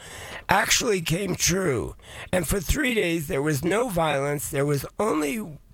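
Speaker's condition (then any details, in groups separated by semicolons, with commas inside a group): Voice changed after vocal cord surgery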